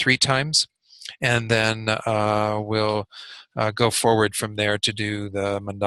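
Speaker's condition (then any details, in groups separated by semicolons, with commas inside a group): No condition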